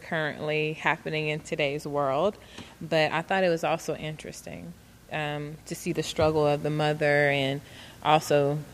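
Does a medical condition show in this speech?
No.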